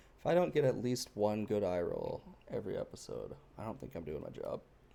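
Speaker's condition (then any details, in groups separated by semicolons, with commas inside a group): No condition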